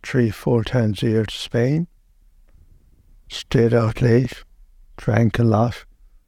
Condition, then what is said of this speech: ALS (motor neuron disease). Because I'm probably going to lose my voice.